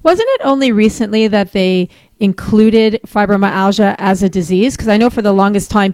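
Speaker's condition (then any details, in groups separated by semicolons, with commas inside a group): No condition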